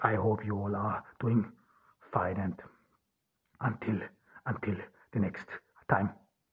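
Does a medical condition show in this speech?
Yes: stuttering; cause unknown, only one in family who stutters, german mother tongue, born in austria; possibly part of why hard to be listened to at university; here repeated words, blocks.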